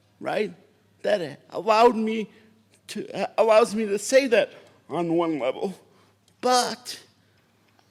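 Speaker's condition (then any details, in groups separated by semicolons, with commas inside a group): Cerebral palsy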